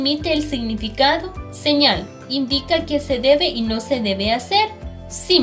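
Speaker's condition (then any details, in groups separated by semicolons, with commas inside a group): No condition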